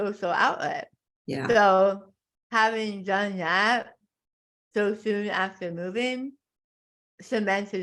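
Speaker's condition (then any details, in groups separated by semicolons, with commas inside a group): Tongue cancer; voice changed and abnormal, tracheotomy affected speech, past feeding tube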